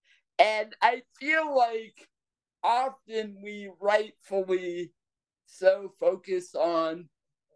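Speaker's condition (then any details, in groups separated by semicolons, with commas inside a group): Cerebral palsy; breathing struggles some days affect speech, voice lags behind thoughts when excited or nervous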